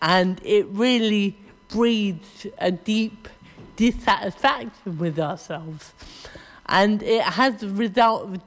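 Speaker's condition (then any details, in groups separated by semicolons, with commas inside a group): Cerebral palsy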